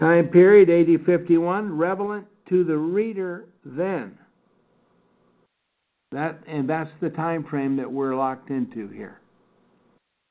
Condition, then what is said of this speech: None; typical speech.